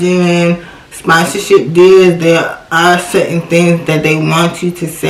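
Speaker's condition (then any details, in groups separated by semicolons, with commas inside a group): Cerebral palsy; from birth, left leg affected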